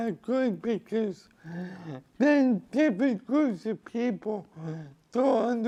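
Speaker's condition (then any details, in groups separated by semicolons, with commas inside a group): Cerebral palsy; from birth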